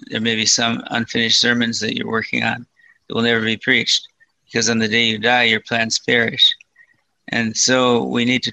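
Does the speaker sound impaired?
Yes: Parkinson's disease, mild.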